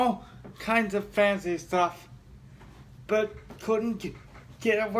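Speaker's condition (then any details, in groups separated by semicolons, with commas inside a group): Cerebral palsy; heavily altered breathing patterns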